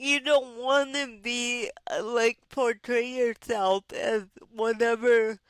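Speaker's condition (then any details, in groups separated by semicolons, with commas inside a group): Cerebral palsy; spastic, ataxic features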